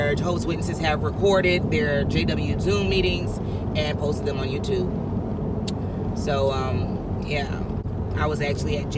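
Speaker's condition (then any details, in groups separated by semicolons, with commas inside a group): No condition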